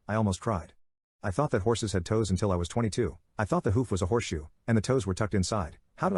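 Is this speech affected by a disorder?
No.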